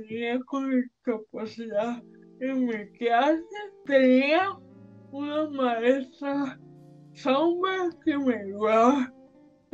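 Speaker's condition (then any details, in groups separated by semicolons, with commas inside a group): Severe brain injury; birth brain injury from oxygen loss, cerebral palsy; major improvement after seven-year intensive program, still exercises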